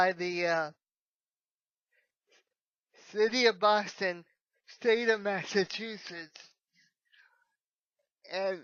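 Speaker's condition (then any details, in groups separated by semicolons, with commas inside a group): Cerebral palsy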